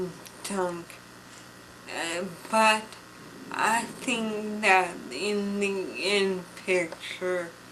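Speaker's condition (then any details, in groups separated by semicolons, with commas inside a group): Traumatic brain injury; tracheostomy later removed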